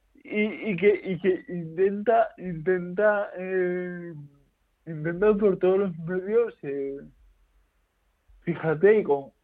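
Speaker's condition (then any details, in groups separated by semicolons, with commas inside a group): Cerebral palsy; 57% registered disability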